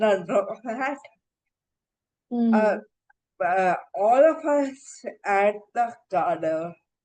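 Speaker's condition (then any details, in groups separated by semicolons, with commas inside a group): Encephalitis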